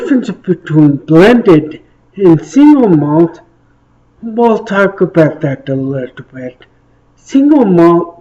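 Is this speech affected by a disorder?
Yes: traumatic brain injury.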